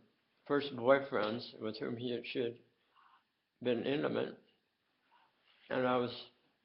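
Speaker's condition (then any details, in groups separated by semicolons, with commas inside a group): Tongue cancer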